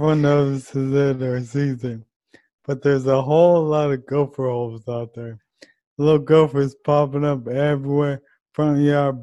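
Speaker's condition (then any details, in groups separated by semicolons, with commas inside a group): ALS; voice banking in progress with Taylor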